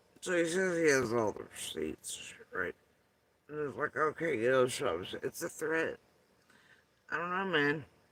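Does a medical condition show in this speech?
Yes: facial paralysis after surgery; tongue.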